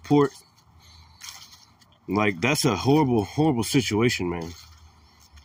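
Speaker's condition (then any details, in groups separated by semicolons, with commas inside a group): No condition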